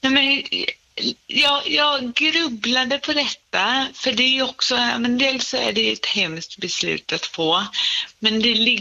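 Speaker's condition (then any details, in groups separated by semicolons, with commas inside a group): Cerebral palsy; speech slightly affected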